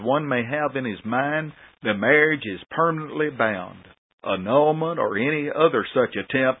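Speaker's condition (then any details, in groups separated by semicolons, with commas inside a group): No condition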